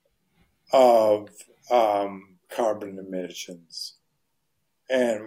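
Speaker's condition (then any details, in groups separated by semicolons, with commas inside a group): ALS; voice very hoarse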